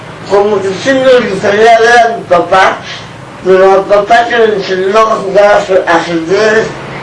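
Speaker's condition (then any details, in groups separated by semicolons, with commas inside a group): Tardive dyskinesia; antipsychotic side effect, dystonia pulling left, arms and back; arms improved, back pain when walking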